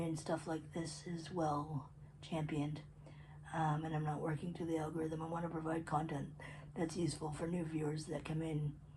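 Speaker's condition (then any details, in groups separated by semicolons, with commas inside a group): Cerebral palsy; predominantly physical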